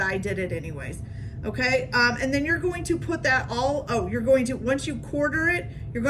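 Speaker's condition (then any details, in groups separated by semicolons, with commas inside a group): No condition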